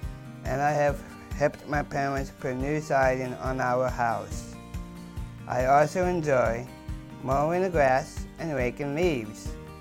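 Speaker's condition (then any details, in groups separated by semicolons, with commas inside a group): Down syndrome, trisomy 21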